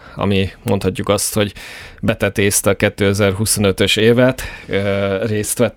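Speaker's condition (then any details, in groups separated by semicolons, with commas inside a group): No condition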